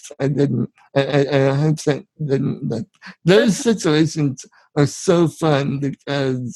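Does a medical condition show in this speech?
Yes: spinal muscular atrophy; genetic, from birth.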